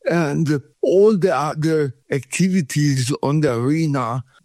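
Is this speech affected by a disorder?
Yes: cerebral palsy; pain back within 3 days in Sweden.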